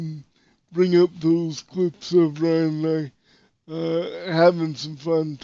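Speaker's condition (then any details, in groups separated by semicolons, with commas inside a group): Cerebral palsy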